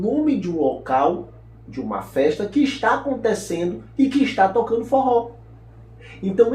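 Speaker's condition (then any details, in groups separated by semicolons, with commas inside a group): No condition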